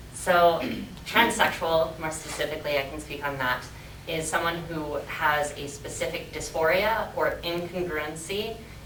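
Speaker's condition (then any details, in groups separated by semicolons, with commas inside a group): No condition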